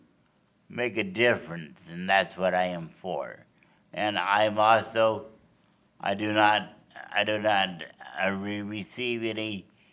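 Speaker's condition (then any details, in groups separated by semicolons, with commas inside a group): Cerebral palsy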